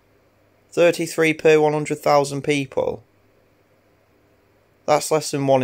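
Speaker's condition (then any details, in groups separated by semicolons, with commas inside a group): No condition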